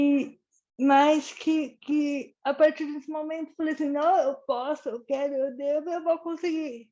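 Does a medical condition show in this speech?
Yes: cerebral palsy.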